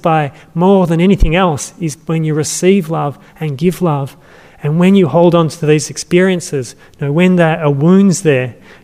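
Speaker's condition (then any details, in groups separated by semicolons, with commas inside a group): No condition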